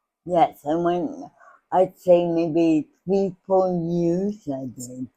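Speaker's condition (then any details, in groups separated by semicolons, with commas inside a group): Cerebral palsy; speech impairment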